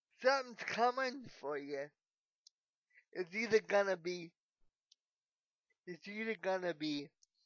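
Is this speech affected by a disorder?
Yes: cerebral palsy.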